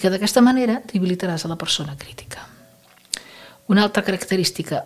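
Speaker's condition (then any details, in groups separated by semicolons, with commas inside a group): No condition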